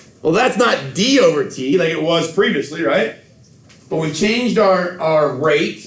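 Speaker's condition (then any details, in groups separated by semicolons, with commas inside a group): No condition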